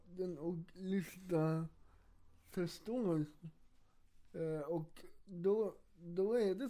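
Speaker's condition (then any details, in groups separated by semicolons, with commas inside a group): Cerebral palsy; wheelchair user, has two wheelchairs, once walked ten kilometres in one day without wheelchair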